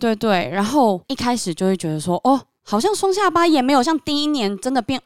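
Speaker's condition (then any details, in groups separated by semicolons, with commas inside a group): Submucous cleft palate; submucous cleft palate since childhood, former underbite, braces, insurance-covered orthognathic surgery advancing upper, retracting lower jaw; recent cough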